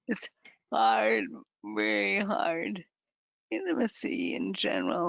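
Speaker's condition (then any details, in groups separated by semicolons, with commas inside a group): Advanced multiple sclerosis; quadriplegic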